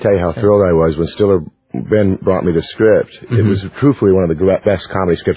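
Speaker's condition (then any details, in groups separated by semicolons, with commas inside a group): No condition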